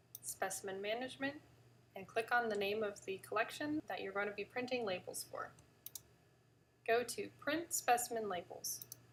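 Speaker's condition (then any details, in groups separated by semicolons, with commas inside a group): No condition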